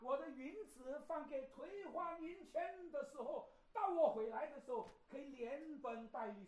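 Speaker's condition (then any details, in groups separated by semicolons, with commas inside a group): No condition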